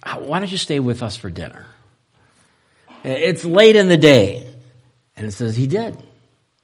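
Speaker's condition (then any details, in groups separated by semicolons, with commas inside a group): No condition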